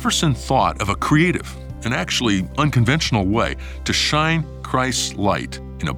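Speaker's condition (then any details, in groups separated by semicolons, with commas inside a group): No condition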